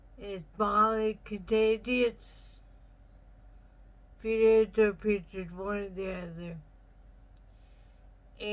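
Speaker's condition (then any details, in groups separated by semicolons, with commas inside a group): Traumatic brain injury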